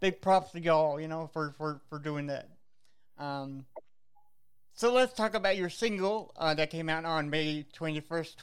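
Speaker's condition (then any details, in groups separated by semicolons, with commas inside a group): Cerebral palsy; visible physical disability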